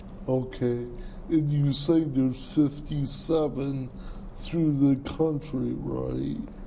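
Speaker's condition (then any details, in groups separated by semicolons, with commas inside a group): Cerebral palsy; present from birth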